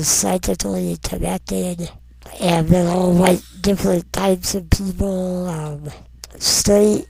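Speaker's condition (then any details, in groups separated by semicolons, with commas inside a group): Non-progressive muscular dystrophy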